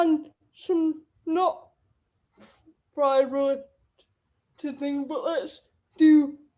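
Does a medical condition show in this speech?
Yes: cerebral palsy; wheelchair user.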